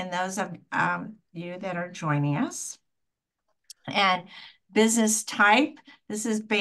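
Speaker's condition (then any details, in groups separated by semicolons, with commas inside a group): No condition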